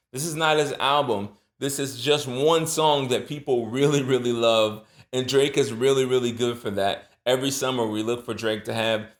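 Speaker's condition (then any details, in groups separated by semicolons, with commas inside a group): No condition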